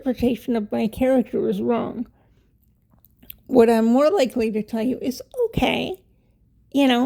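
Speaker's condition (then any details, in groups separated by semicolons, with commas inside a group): Cerebral palsy; wheelchair user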